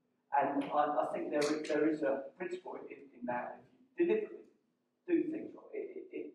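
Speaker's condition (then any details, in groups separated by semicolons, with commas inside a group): No condition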